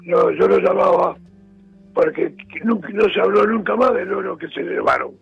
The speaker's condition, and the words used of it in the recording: Throat cancer. Y, bueno, y prométame que se va a cuidar esa garganta.